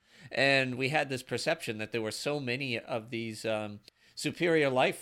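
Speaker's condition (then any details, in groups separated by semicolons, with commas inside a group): No condition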